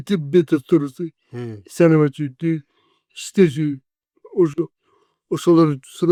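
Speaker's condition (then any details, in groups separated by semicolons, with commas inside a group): Cerebral palsy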